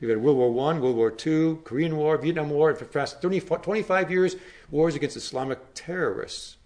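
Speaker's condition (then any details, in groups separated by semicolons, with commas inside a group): No condition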